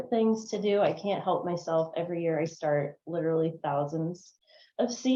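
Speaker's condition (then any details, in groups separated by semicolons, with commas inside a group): No condition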